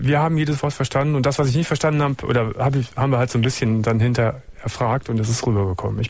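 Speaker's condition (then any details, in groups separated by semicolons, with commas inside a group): No condition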